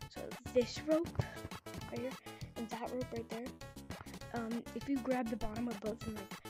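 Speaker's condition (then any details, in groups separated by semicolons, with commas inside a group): No condition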